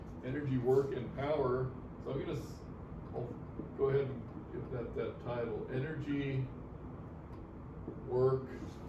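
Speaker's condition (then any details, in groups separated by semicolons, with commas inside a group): No condition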